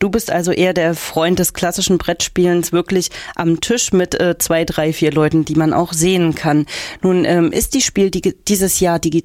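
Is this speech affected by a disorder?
No.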